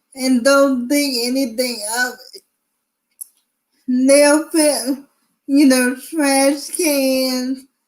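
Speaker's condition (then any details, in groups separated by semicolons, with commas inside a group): Cerebral palsy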